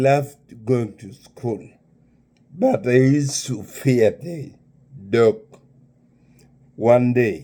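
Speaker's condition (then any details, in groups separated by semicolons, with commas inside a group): Neurological disease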